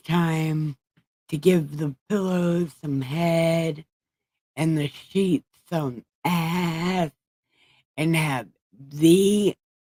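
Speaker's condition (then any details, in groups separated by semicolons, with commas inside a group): Brain injury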